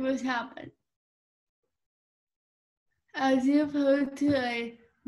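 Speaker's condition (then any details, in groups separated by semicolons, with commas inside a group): Cerebral palsy; from birth, five minutes without oxygen at birth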